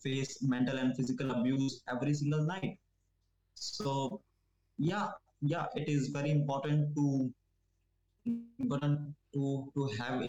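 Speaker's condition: Stammering; stammering since school age; repeats initial sounds, e.g. s-s-s in start, considers self a good communicator; repeated sounds, blocks

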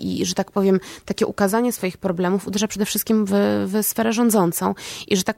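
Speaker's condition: No condition

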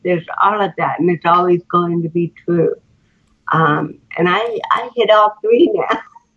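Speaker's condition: Cerebral palsy; spinal cord and neck surgery

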